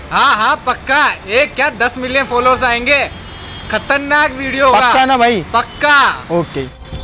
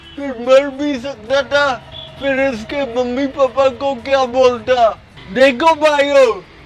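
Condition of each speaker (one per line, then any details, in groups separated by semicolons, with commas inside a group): No condition
Cerebral palsy; from birth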